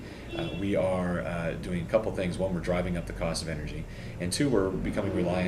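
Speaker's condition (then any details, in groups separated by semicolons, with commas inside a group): No condition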